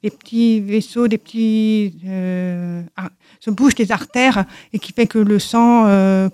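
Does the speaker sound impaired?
Yes: deafness from birth; congenital, right-ear hearing aid from age 2.5 to 3, left ear hears nothing, left aid refused; learned to speak through many speech therapy sessions, speech does not reveal deafness.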